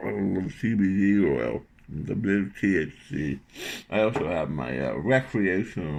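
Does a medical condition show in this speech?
Yes: tongue cancer surgery, tongue graft.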